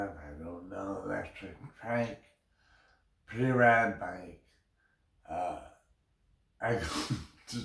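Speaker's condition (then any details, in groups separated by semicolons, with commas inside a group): Brain injury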